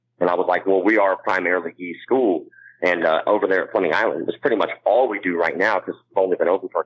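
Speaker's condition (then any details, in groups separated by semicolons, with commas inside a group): Cleft palate; ear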